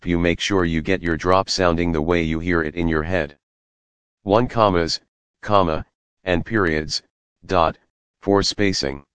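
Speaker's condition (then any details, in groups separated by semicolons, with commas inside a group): No condition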